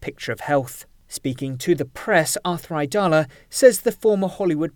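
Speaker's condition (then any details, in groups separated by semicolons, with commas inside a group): No condition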